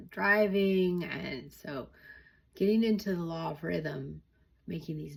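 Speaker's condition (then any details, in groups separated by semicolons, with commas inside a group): No condition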